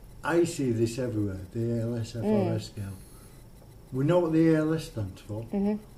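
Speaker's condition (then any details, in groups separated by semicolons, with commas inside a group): Motor neurone disease; one fall since diagnosis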